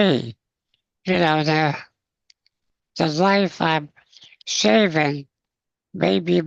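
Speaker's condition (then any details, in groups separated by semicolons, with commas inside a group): Spinal muscular atrophy, congenital; progressive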